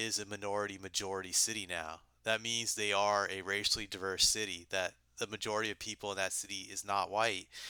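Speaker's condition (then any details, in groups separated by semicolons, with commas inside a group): No condition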